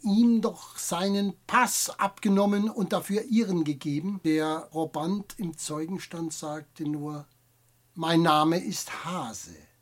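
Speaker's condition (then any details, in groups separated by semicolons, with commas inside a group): No condition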